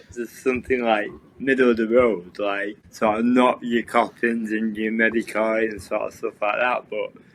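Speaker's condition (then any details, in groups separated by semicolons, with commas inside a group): Cerebral palsy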